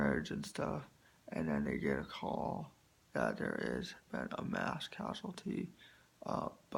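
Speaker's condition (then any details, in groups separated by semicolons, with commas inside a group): Spastic quadriplegic cerebral palsy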